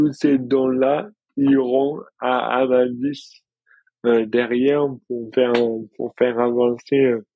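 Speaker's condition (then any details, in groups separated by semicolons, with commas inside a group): Dystonia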